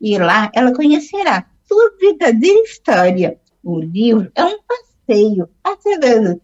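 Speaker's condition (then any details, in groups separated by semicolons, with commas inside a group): Down syndrome; on phone line during radio interview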